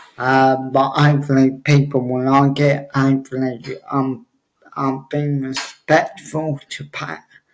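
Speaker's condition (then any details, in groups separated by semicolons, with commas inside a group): Cerebral palsy; wheelchair user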